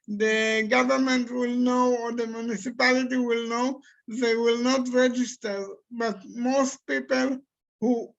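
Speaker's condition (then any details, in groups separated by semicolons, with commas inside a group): Cerebral palsy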